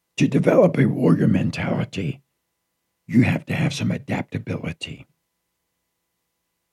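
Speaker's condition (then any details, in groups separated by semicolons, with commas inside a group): Throat cancer, partial laryngectomy; never smoked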